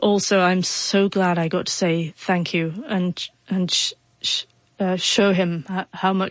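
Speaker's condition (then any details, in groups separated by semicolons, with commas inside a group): Stutter; neurological stutter, not psychological, hid stammer about ten years by age sixteen; still stutters, needs more time to speak; hid stutter by withdrawing and speaking little, feared phone, typing gave artificial fluency, deep breaths don't help; repeated words, blocks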